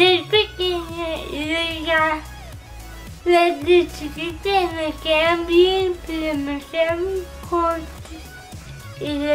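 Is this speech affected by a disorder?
Yes: cerebral palsy.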